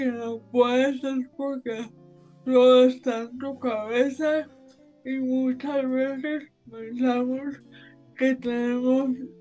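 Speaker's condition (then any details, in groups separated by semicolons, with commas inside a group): Severe brain injury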